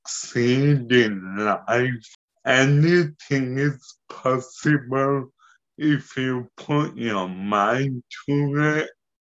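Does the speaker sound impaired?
Yes: cerebellar and spinal ataxia; daily activities.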